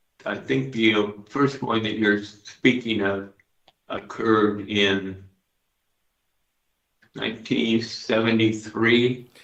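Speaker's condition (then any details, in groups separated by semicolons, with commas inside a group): Parkinson's disease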